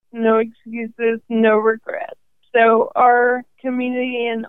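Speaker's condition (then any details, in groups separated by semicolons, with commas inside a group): ALS; considering walking device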